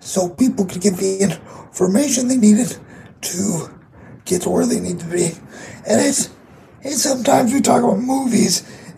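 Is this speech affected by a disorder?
Yes: cerebral palsy; condition audible in voice.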